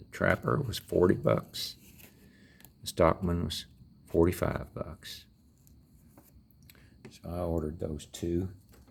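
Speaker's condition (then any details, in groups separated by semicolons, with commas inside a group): No condition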